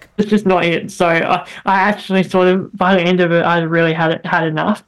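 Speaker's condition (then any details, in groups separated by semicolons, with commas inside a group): Bilateral cleft lip and palate; many operations from 3 months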